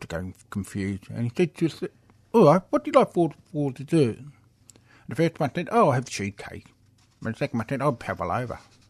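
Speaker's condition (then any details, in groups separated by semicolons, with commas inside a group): Hearing loss with cochlear implants; right implant 10-11 years ago, left 2-3 years later, 4-hour operation, dead hair cells, formerly hearing aids; asks others to speak slowly, struggles when people talk quickly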